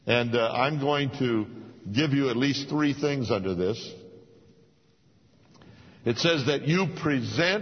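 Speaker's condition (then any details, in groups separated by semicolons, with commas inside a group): No condition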